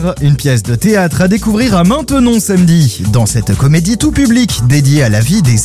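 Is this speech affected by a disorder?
No.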